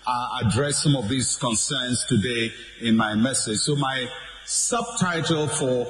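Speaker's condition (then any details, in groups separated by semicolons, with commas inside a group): No condition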